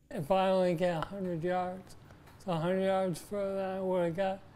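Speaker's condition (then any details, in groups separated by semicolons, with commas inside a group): Parkinson's disease; strong voice, sings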